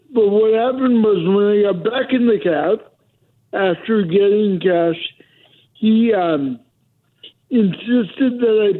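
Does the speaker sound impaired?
Yes: cerebral palsy; speech impediment, voice more heightened when tense or nervous, can be heard as aggressive.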